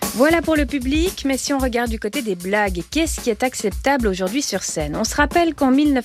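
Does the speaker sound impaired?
No.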